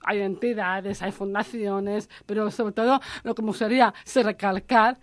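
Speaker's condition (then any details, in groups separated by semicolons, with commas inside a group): Down syndrome; intellectual disability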